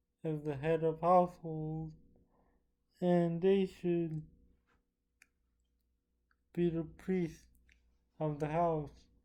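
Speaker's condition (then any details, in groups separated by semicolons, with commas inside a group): Cerebral palsy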